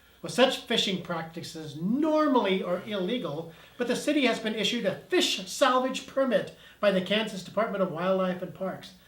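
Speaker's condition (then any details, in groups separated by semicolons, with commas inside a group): No condition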